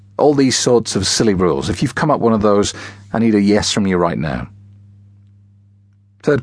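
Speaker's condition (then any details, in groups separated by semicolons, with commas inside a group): No condition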